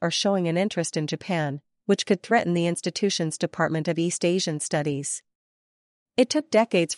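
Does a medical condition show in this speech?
No.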